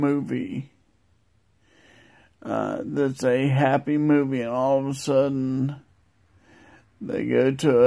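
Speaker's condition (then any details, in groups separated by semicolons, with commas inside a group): Multiple sclerosis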